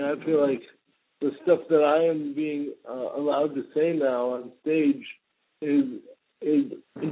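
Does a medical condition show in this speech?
Yes: cerebral palsy; present since birth.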